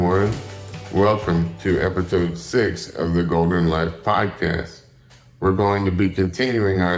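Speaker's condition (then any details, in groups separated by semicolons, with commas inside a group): Cerebral palsy, spastic; some voice muscle weakness, still able to talk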